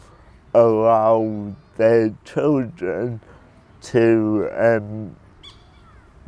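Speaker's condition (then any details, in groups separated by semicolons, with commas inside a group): Cerebral palsy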